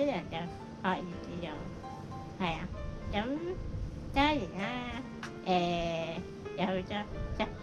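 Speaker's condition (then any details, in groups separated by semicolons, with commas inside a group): Spinal muscular atrophy; special seating chair, oxygen tank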